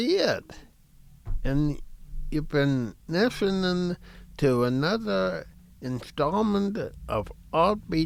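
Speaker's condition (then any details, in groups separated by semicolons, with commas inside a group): Cerebral palsy; tongue tie, tongue cannot touch roof of mouth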